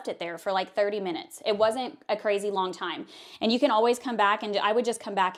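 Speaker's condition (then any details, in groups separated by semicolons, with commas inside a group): No condition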